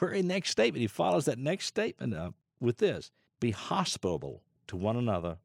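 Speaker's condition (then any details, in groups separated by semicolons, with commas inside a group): No condition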